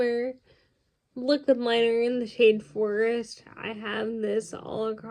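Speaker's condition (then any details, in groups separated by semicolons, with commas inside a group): Cerebral palsy; congenital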